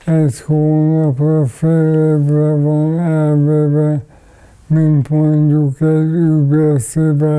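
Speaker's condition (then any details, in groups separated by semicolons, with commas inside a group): ALS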